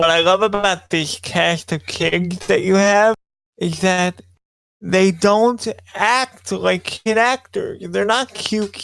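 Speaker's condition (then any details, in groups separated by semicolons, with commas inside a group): Cerebral palsy; non-progressive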